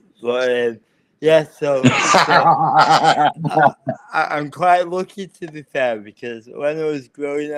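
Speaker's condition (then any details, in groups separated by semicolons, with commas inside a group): Cerebral palsy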